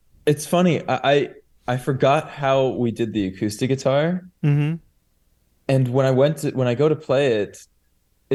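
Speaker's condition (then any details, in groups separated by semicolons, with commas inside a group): No condition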